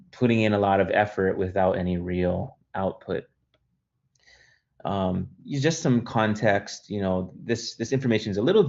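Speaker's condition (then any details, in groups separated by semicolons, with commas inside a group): No condition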